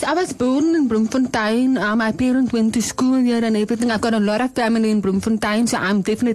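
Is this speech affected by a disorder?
Yes: hearing loss; deaf, bilateral cochlear implants, first received in Worcester, Cape Town, second two years later; learned early to speak like hearing person, mother bonita drew out language, not natural.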